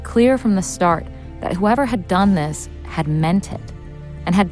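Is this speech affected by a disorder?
No.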